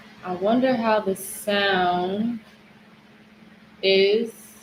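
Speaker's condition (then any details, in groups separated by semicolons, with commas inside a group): No condition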